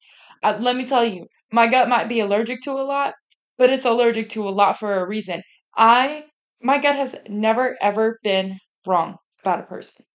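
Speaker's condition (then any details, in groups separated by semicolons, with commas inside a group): No condition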